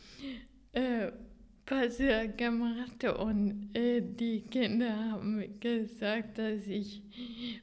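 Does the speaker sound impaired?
Yes: ataxia, severe; hereditary ataxia, nerve disease, 100% disability status assessed last year; limited speech ability, communication impaired.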